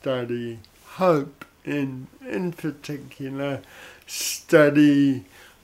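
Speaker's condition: Cerebral palsy; odd sort of voice

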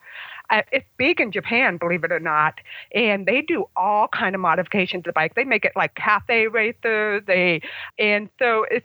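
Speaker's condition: Congenital hearing loss; about 75% hearing loss

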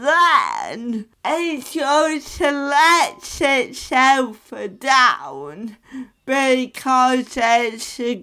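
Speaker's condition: Cerebral palsy; disability known by age 2.5

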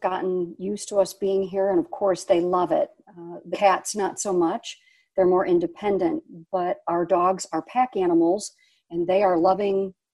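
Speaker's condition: No condition

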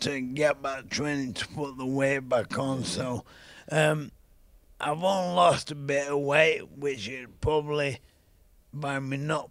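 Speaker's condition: ALS (motor neurone disease); really early stages, recently diagnosed, borderline tests, on medication, in drug trials, seen by professor McDermott

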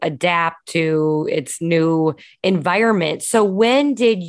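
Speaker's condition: No condition

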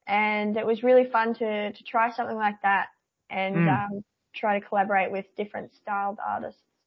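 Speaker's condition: Cleft palate; congenital cleft palate

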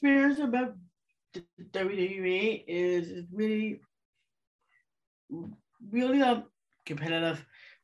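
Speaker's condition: Down syndrome; adult of 25

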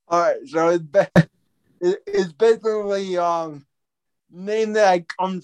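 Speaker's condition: Cerebral palsy; age 32

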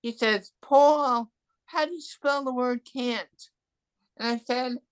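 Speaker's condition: Cerebral palsy and hearing loss; wobbly gait

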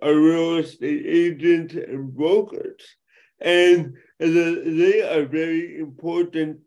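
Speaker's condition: Cerebral palsy; congenital, affects motor skills and muscle movement; affects speech

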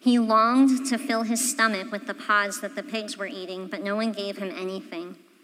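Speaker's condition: Cleft palate; congenital

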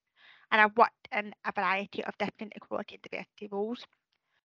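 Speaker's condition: Deafness; hearing impairment with visual impairment, uses communication support workers, uses visual impairment software; attends audiology appointments, uses communication support workers to follow conversations; hearing impairment sometimes affects speech, sometimes talks too fast, unsure how loud or quiet

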